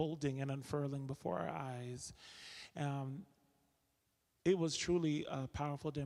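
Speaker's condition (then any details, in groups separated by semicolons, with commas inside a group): No condition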